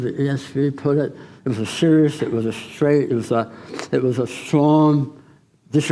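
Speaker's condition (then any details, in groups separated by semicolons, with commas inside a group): Tongue cancer surgery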